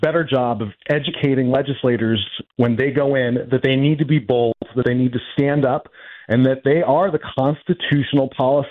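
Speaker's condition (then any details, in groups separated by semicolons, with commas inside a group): No condition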